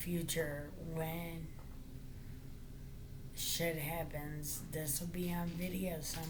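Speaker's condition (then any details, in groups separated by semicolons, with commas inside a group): Brain injury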